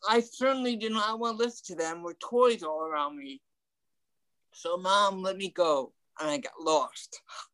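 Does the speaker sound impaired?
Yes: ataxic cerebral palsy; from birth, mild, legs mostly, also arms, walked at about age four; talking affected, tongue affected a little, frequent stuttering in past, improved with speech therapy.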